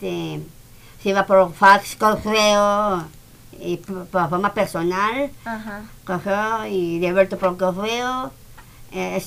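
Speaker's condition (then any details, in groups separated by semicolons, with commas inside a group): Down syndrome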